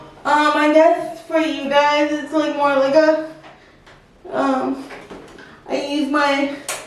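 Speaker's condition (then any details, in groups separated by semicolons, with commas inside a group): Spastic quadriplegic cerebral palsy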